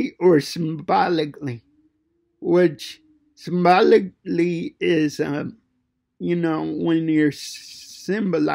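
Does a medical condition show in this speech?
Yes: cerebral palsy; fine motor impairment.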